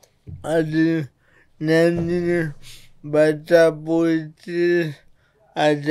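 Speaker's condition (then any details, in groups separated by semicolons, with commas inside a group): Cerebral palsy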